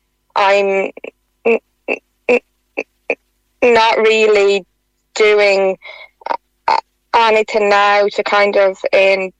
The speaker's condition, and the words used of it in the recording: Stuttering. I could be on the phone stuttering, and the phone line would often just go dead.